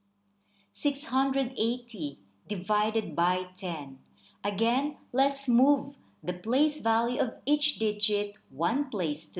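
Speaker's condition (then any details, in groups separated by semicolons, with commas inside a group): No condition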